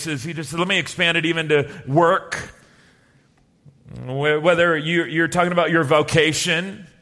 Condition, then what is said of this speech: None; typical speech.